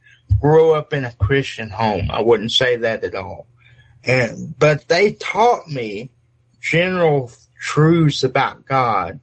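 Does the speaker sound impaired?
Yes: cerebral palsy; uses electric wheelchair.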